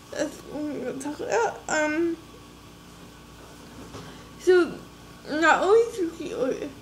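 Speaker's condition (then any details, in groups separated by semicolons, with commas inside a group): Cerebral palsy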